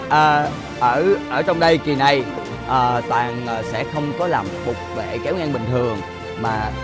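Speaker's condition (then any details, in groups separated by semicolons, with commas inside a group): No condition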